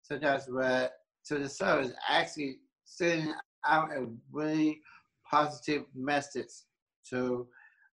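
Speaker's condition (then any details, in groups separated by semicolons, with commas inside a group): Down syndrome; born with Down syndrome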